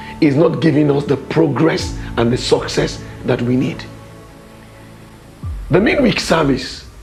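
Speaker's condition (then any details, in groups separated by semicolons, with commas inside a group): No condition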